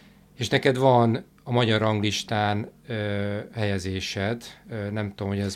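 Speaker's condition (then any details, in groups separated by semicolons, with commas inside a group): No condition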